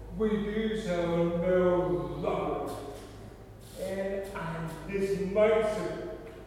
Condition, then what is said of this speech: Cerebral palsy. Sitting above the phone and me stuttering, and the Lord has healed my stuttering a lot since then.